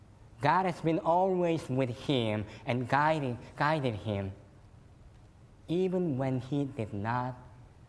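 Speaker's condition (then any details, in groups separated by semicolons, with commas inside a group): Cleft lip and palate; fed formula and cow milk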